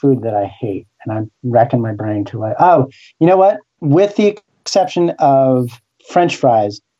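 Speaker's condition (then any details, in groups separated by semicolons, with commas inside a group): No condition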